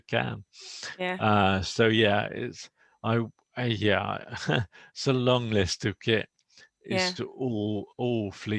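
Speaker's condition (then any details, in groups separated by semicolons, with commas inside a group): Motor neuron disease; speech a little slow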